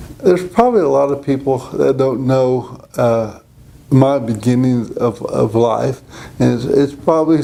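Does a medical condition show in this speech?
Yes: cerebral palsy; present from birth.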